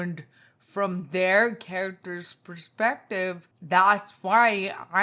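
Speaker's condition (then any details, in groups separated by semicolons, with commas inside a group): Spinocerebellar ataxia type 2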